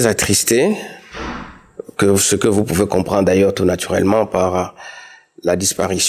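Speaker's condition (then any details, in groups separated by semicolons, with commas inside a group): No condition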